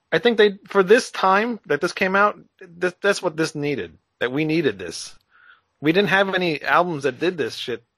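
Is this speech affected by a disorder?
No.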